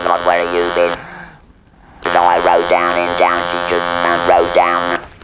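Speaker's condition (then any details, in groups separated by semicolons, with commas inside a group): Laryngeal cancer with laryngectomy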